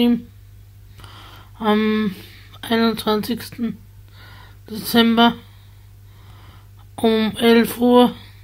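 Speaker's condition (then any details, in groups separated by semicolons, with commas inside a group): Spasticity from birth; multiple sclerosis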